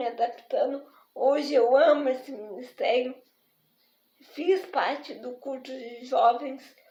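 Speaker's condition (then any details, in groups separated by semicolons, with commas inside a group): Spastic diplegic cerebral palsy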